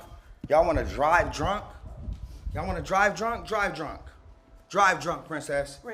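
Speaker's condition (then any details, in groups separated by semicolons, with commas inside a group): No condition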